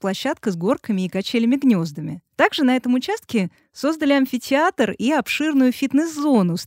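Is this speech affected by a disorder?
No.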